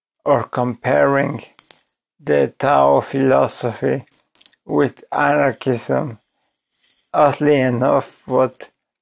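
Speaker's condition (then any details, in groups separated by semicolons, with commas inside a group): ALS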